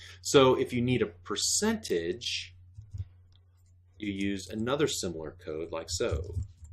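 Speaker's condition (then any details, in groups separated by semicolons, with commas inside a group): No condition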